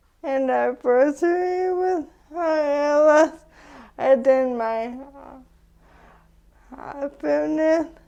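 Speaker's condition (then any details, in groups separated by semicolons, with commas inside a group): ALS; voice affected and slowing down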